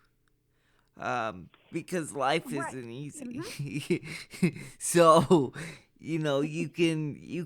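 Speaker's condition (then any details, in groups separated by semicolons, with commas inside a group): Cerebral palsy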